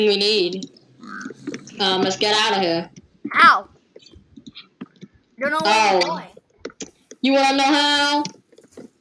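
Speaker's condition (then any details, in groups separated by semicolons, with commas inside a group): No condition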